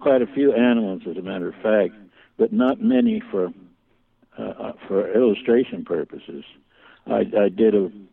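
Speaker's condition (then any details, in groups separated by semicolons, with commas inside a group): Parkinson's; slowly progressive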